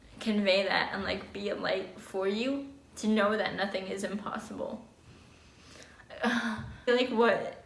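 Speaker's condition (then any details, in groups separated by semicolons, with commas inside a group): Cerebral palsy, mild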